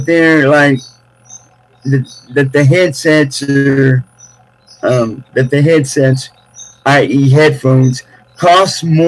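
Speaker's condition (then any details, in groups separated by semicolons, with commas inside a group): Cerebral palsy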